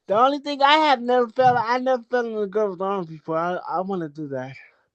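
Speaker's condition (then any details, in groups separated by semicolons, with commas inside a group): Cerebral palsy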